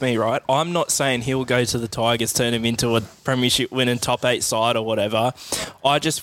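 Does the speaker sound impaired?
No.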